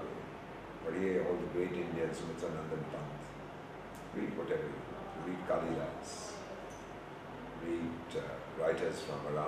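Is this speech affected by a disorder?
No.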